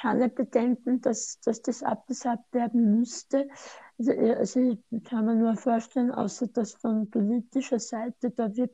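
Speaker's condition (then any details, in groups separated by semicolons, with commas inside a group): Tongue cancer surgery; right tongue edge tumour into oral arch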